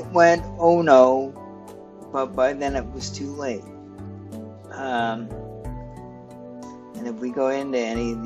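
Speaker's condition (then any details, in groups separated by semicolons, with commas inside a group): Cerebral palsy; stiff muscles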